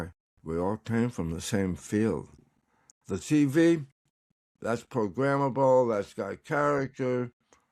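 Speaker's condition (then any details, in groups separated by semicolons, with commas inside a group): Tongue cancer; recovering, tongue exercises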